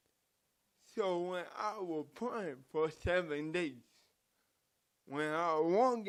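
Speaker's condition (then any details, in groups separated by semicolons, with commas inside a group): Cerebral palsy; from birth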